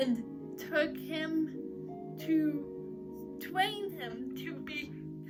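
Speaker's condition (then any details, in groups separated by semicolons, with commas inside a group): Cerebral palsy; uses crutches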